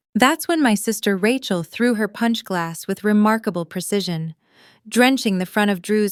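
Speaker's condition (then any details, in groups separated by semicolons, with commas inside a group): No condition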